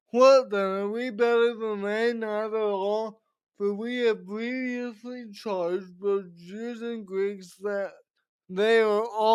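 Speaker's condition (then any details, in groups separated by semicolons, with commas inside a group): Cerebral palsy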